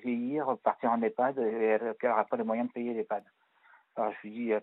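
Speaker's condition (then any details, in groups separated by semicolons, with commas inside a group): Parkinson's disease; worse with stress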